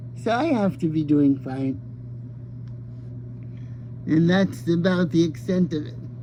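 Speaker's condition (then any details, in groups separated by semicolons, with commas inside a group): Cerebral palsy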